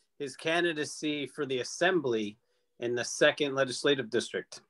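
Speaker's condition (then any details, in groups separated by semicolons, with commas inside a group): No condition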